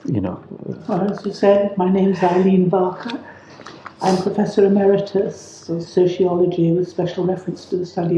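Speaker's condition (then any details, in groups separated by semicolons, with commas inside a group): No condition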